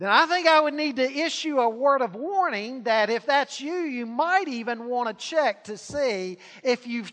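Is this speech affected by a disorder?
No.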